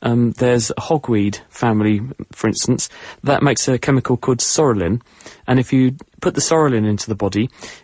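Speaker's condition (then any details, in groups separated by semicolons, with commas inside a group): No condition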